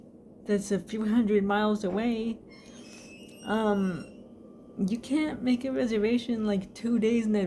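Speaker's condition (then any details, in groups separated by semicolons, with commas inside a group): Cerebral palsy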